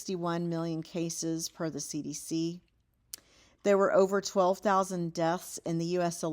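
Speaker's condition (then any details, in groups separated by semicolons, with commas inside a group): No condition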